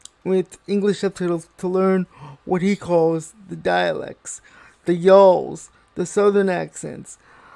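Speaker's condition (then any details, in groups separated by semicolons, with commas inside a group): Cerebral palsy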